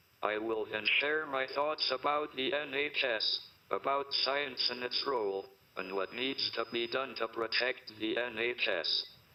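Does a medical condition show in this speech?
Yes: motor neuron disease, through a speech-generating device; later laryngectomy.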